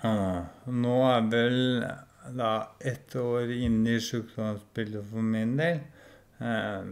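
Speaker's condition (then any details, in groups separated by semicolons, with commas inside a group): ALS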